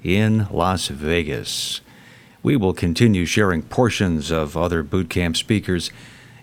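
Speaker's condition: No condition

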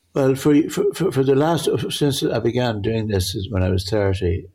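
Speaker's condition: Parkinson's; grouped objects merge together

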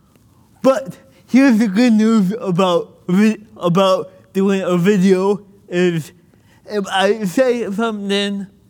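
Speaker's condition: Cerebral palsy; limited body control

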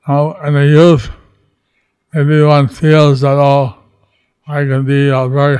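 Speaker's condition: Stroke with facial paralysis; stroke in 2008, left side of face paralyzed since, doctor said no chance of survival; about 12 years since stroke; unsure listeners can understand, own speech repeated by another speaker

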